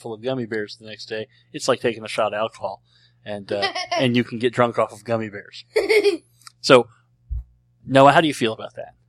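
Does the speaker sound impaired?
Yes: cleft lip and palate; cleft lip and palate since birth.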